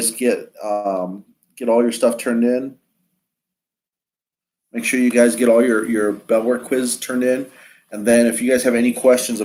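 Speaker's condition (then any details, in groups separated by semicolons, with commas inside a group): No condition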